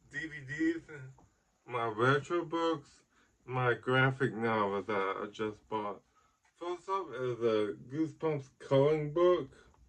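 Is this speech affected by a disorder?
Yes: ataxic cerebral palsy.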